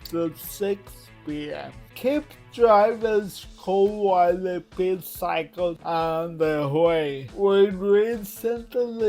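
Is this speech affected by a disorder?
Yes: cerebral palsy.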